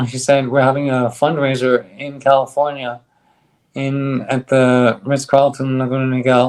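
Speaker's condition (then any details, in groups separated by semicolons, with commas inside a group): ALS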